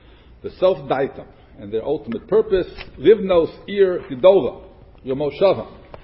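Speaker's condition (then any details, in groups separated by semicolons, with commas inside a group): No condition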